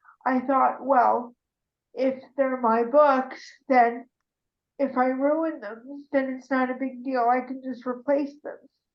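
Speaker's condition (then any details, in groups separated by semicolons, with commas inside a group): Cerebral palsy; arm spasms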